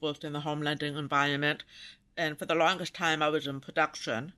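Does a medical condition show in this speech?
Yes: profound deafness; congenital, maternal rubella (German measles) in 1964 outbreak, about 30% hearing left ear, 40% right, tone deafness; interview over special high-tech phone equipment, colleague writes notes in meetings; pulled out of class weekly for speech therapy in school.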